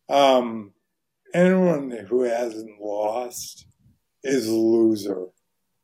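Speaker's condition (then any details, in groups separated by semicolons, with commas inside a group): ALS; voice very hoarse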